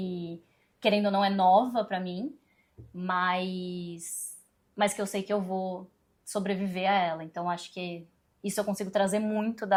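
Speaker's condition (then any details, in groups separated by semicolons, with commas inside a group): No condition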